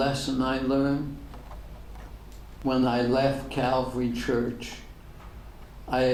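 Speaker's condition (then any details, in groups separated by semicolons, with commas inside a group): ALS; degenerative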